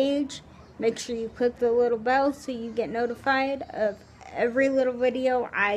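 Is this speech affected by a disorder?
Yes: cerebral palsy, spastic, severe.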